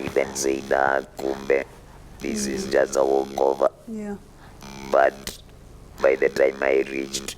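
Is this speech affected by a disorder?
Yes: laryngectomy for throat cancer; voice box cancer, smoking, total laryngectomy; 33 radiotherapy sessions, recurred at stage three; hoarse voice first, lost voice, speaks with neck device.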